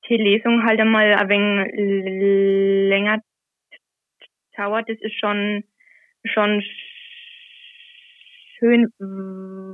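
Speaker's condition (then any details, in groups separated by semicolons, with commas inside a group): Stuttering; covert stuttering hidden over ten years, avoided words anticipated to be stuttered; no longer hidden, reads Gospel in church, practices reading at home beforehand; reading aloud in church not stutter-free; repeated words, prolonged sounds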